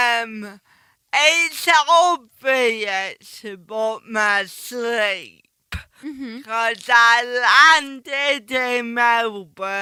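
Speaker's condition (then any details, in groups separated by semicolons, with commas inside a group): Ataxic cerebral palsy; slow speech rate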